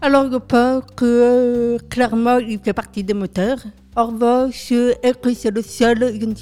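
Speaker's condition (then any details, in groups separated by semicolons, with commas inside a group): Profound deafness from birth, profound, congenital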